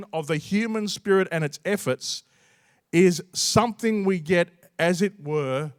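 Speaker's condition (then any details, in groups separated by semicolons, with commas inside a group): No condition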